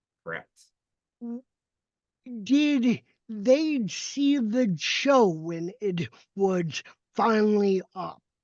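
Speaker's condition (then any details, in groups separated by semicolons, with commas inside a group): Cerebral palsy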